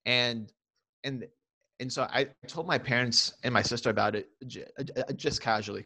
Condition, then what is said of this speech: Stuttering. I was reading at Daily Mass, and I was stuttering a lot during the readings.